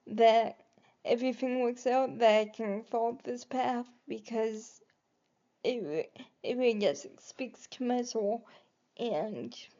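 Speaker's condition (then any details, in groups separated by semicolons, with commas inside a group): Cerebral palsy; quadriplegic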